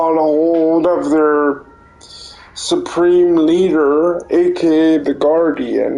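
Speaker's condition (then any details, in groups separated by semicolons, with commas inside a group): Cerebral palsy; limbs affected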